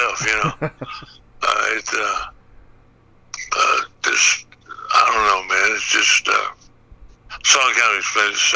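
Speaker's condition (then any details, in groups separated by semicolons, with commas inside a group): Parkinson's; brain surgery; diagnosed about a year ago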